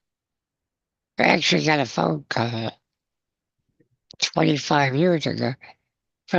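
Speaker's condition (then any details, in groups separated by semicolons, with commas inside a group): Spinal muscular atrophy, congenital; progressive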